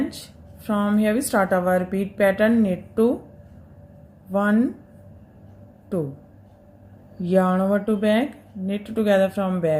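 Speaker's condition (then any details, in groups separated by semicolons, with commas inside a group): No condition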